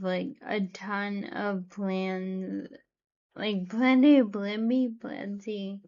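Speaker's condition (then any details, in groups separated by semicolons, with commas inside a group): Friedreich's ataxia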